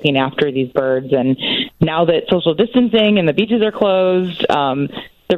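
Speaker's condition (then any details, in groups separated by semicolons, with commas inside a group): No condition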